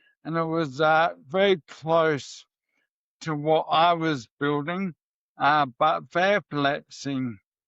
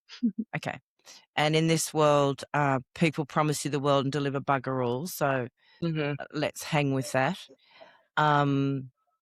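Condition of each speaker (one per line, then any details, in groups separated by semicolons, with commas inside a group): MND; clonus causing leg shaking; voice may sound shaky from clonus
No condition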